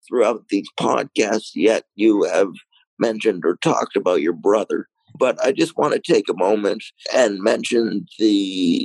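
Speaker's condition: Cerebral palsy, mild

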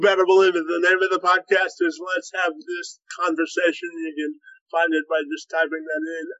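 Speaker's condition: Cerebral palsy, spastic quadriplegia

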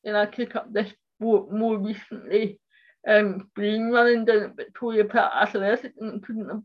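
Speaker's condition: Cerebral palsy; speech impairment

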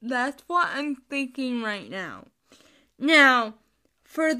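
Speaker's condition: Cerebral palsy; recent health issues

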